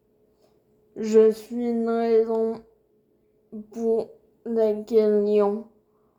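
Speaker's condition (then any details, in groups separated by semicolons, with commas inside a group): Cerebral palsy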